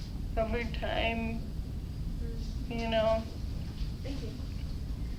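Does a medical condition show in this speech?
Yes: dysarthria; slurred speech, worse loud, variable days, pauses to breathe.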